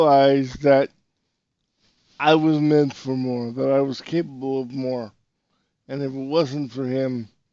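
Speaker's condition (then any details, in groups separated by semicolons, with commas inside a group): Cerebral palsy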